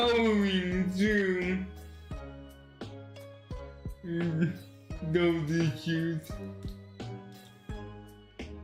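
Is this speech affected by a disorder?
Yes: cerebral palsy.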